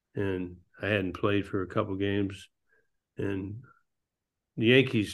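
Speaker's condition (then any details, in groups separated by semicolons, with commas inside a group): Parkinson's disease; no longer flies planes because of Parkinson's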